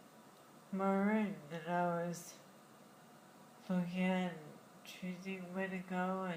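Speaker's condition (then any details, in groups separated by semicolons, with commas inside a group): Friedreich's ataxia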